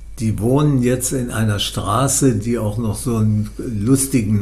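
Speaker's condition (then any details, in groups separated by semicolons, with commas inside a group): Parkinson's disease; symptoms barely noticeable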